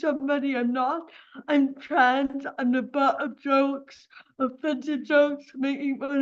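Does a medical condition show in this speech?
Yes: cerebral palsy; affects speech.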